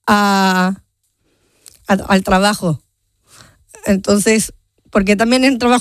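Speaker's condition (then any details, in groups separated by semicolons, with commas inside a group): Down syndrome; present from birth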